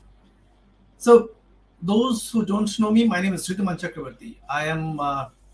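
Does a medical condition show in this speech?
No.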